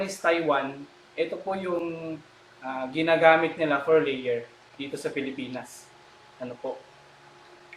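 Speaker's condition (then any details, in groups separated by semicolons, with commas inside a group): No condition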